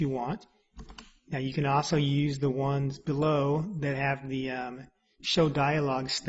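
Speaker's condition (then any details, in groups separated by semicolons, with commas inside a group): No condition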